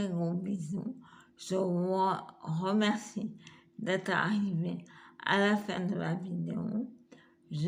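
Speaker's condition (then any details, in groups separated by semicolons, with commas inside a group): Multiple sclerosis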